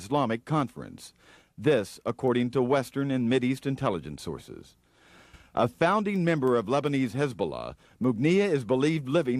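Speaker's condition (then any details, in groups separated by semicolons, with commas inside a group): No condition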